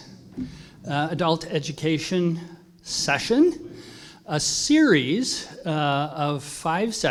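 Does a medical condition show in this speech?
No.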